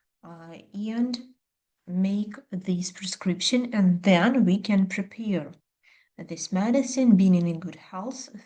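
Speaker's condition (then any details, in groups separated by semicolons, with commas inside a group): No condition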